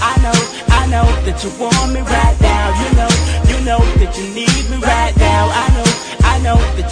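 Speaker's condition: No condition

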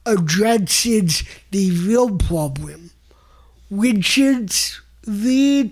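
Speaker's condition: Cerebral palsy; developmental

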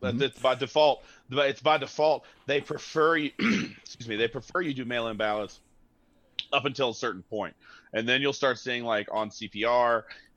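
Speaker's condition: No condition

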